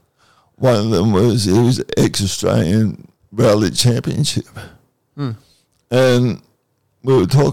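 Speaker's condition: Cerebral palsy

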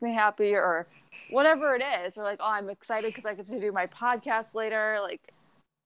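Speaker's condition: No condition

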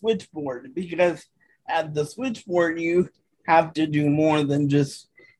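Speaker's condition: Cerebral palsy; age 33, uses adaptive voice dictation apps on phone and computer for typing

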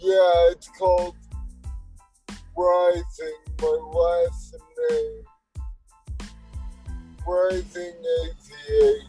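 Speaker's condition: Cerebral palsy; uses walker at school since about fourth grade

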